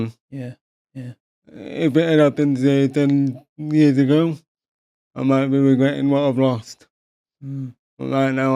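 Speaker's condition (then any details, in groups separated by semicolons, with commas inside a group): Paralysis after childhood accident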